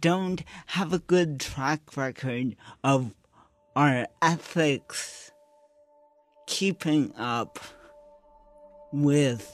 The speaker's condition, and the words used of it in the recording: Cerebral palsy. That would mean that my hands tremored less, that I would speak without a slur, that I would have more balance and coordination, on and on and on.